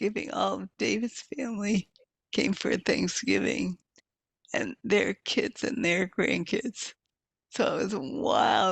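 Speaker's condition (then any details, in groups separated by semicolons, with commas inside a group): Multiple sclerosis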